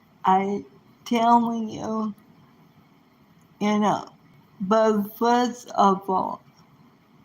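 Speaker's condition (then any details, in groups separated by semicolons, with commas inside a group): Cerebral palsy; present from birth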